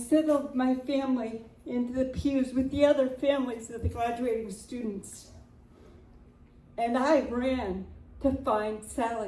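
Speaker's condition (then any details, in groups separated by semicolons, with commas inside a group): Cerebral palsy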